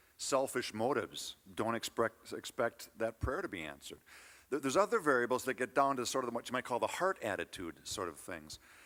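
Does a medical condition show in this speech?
No.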